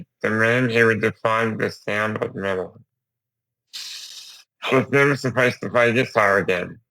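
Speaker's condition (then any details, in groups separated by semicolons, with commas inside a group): Duchenne muscular dystrophy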